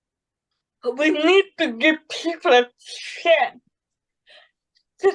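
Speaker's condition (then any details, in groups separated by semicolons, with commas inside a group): Cerebral palsy; caused by severe neonatal jaundice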